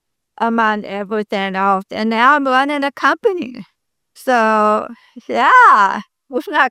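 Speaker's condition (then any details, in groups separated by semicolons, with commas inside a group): Deafness, congenital; speaks very well per host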